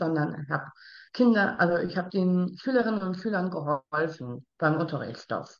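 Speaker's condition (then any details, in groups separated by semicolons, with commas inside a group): Down syndrome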